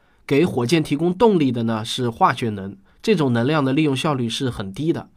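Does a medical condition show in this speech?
No.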